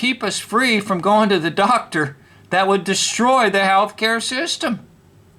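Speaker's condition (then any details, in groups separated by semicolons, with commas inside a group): No condition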